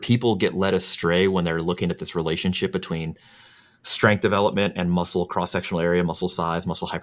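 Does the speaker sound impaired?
No.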